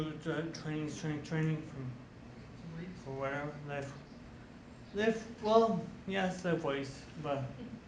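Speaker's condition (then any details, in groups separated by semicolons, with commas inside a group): Traumatic brain injury; walking now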